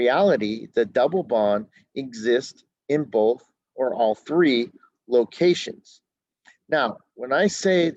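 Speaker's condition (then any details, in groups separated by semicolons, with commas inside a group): No condition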